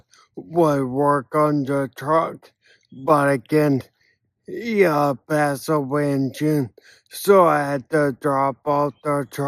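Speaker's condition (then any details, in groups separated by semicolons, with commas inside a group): Ataxia; voice changed and improved with treatment, words no longer struggle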